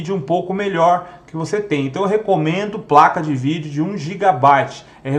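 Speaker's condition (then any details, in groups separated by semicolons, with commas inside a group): No condition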